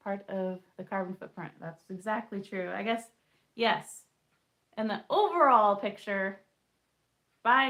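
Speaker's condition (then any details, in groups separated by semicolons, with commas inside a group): No condition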